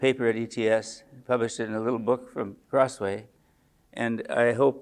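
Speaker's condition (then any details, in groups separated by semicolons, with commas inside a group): Parkinson's disease; age 74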